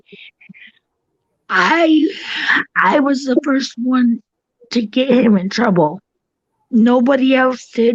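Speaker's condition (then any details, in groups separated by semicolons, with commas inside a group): Cerebral palsy; tracheotomy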